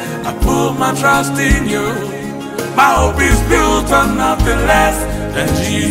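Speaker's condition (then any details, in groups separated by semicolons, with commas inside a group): No condition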